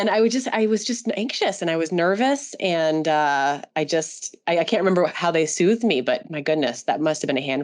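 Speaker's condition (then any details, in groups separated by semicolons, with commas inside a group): No condition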